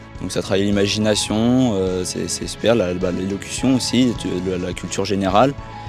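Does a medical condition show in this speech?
No.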